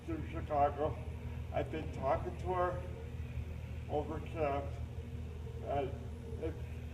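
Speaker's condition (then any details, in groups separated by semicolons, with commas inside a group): Cerebral palsy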